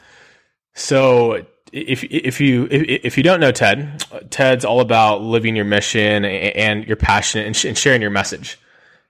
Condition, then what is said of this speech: Stuttering. I got started, I've had a speech impediment with a stutter for my whole life.